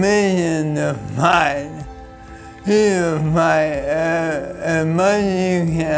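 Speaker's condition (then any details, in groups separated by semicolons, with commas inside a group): Bulbar ALS; bulbar onset; voice changed first before diagnosis, speech affected early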